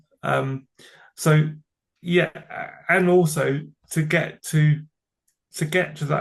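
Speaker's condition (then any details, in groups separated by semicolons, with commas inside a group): Cerebral palsy; from birth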